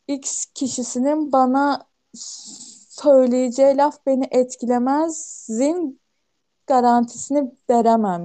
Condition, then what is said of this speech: Stuttering. Ben minik minik işte takılmalar, vloglar var.